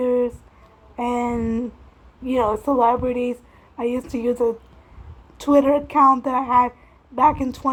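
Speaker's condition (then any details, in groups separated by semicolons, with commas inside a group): Cerebral palsy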